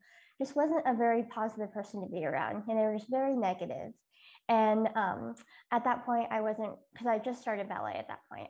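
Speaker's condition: Cleft lip and palate

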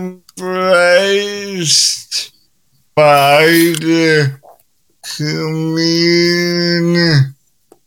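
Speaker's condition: Cerebral palsy; linked to preeclampsia at birth

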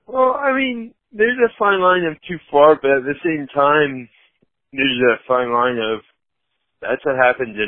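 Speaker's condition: Cerebral palsy, mild; had speech therapy

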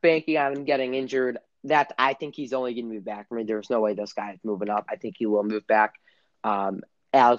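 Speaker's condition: No condition

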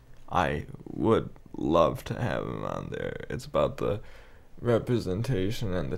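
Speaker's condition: Cerebral palsy, spastic quadriplegia

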